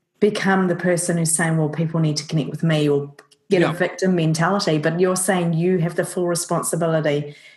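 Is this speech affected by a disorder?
No.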